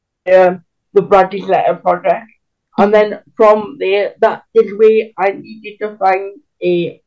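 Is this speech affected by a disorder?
Yes: cerebral palsy; can walk but with limits.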